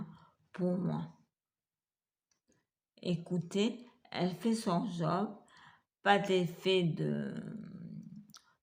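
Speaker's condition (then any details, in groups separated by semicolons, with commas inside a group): Multiple sclerosis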